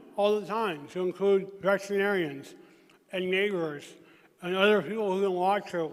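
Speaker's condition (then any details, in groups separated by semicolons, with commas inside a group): Traumatic brain injury; emergency tracheotomy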